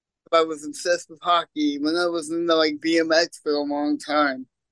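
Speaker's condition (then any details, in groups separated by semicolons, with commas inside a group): Cerebral palsy; congenital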